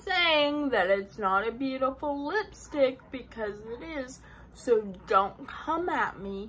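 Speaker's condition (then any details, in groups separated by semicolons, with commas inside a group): Cerebral palsy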